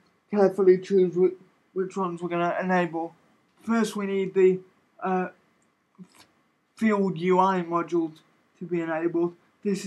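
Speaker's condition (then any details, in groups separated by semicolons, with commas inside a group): Cerebral palsy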